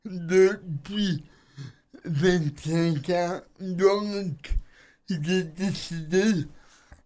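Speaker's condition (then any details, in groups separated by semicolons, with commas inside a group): Cerebral palsy; self-described as speaking a bit oddly, host says speech not odd at all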